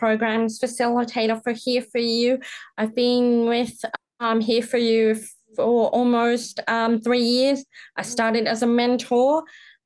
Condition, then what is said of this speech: Deafness. And many people assumed I have a British accent before they think, oh, she may be deaf, which is interesting